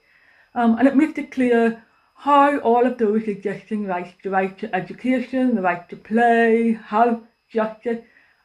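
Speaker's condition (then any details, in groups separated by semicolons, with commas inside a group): Deafness; cannot use telephone; uses live captions during recording, face-to-face video on Teams helps, face masks hinder communication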